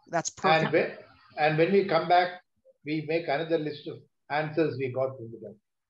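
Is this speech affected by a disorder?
No.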